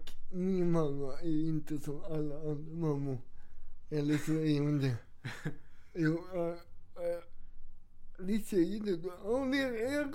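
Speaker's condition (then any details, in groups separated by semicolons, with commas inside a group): Cerebral palsy; wheelchair user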